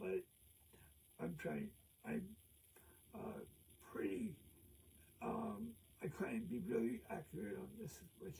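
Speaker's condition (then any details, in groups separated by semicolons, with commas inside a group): Cerebral palsy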